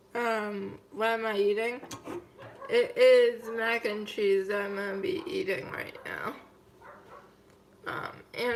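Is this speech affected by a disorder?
Yes: cerebral palsy, mild.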